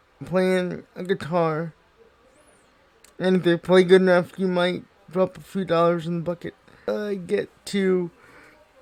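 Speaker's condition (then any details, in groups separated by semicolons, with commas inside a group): Cerebral palsy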